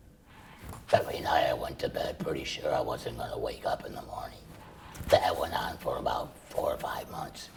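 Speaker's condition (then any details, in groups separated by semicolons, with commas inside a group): Laryngectomy for laryngeal cancer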